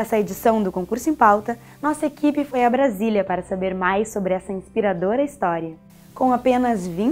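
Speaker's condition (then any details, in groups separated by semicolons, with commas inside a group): No condition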